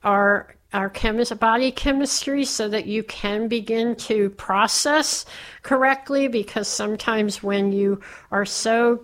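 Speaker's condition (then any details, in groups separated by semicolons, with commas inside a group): Cleft palate; speech impediment while growing up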